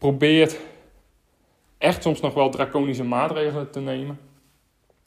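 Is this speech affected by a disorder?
No.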